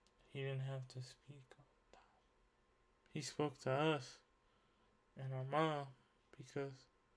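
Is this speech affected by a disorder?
Yes: cerebral palsy; uses wheelchair.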